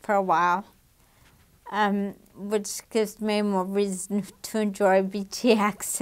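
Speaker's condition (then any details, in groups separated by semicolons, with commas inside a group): Damaged diaphragm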